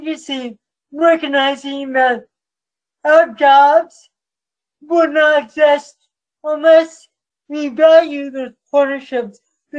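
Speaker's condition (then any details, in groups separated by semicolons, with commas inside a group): Cerebral palsy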